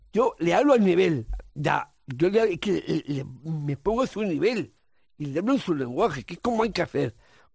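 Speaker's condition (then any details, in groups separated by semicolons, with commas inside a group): Down syndrome; congenital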